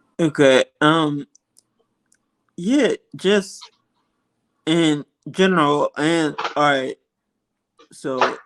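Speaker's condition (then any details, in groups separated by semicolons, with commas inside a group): Multiple sclerosis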